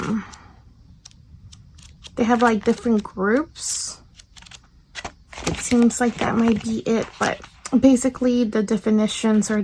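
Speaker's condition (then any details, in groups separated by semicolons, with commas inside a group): No condition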